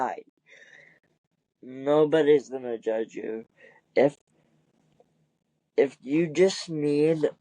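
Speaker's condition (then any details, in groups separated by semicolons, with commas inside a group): Cerebral palsy; wheelchair user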